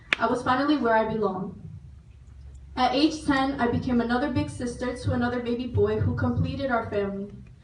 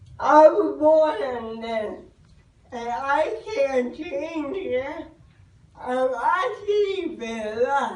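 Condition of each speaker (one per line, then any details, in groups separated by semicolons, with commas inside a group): No condition
Cerebral palsy; from birth; age 17; speech not clear, early words understood only by parents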